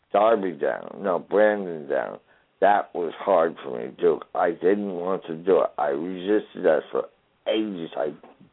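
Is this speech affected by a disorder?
Yes: traumatic brain injury; traumatic brain injury from being trapped in a fire; at least 20 years since injury; noticeable voice challenge, people ask about voice.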